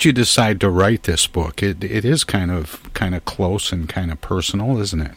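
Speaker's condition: No condition

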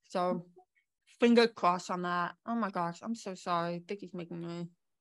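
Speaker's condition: Born deaf; congenital deafness

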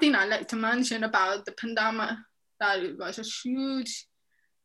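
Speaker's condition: Deafness, profound, severe; speech therapy for speaking and listening in deaf and hard of hearing program

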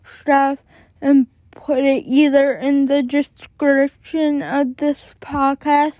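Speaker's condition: Cerebral palsy; born addicted

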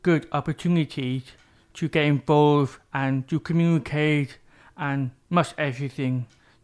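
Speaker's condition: Deafness with cochlear implants; unclear speech as child, cochlear implants switched on at age 11, also uses sign language; speaks clearly to hearing people, still struggles with s

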